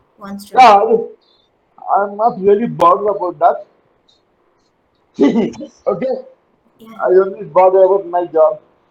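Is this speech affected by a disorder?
Yes: cerebral palsy; uses wheelchair.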